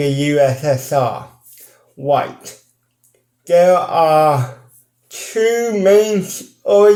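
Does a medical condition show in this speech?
Yes: cerebral palsy; mild, ataxic type.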